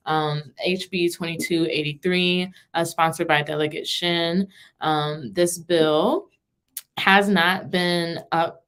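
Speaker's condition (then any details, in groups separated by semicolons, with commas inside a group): No condition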